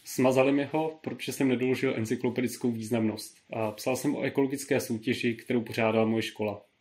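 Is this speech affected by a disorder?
No.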